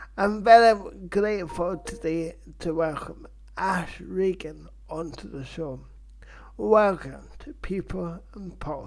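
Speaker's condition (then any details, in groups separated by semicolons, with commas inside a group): Cerebral palsy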